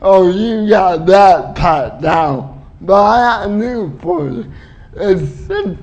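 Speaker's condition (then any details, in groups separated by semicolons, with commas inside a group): Cerebral palsy; uses wheelchair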